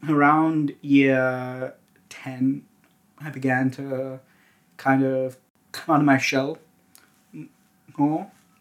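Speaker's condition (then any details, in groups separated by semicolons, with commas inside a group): Stutter; onset at age 3; blocks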